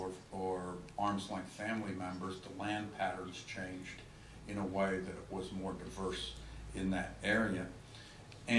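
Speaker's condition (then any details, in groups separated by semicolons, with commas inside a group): No condition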